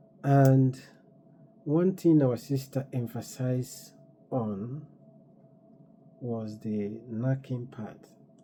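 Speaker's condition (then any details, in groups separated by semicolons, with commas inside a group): No condition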